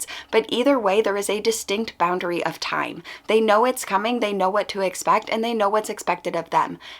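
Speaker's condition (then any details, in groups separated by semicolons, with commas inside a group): No condition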